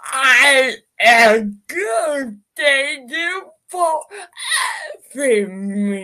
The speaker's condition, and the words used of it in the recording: Cerebral palsy. And then when you told me you had this speaking issue with speaking, I didn't know.